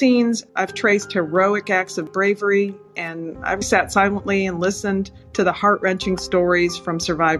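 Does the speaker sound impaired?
No.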